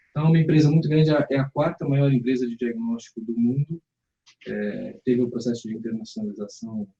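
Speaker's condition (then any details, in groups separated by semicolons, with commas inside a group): No condition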